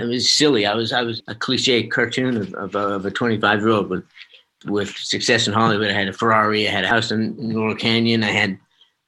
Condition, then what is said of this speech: Parkinson's disease. Well, speech, clearly, it can be halting.